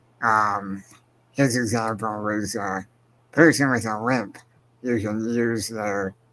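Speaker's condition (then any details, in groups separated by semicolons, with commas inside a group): Spinal muscular atrophy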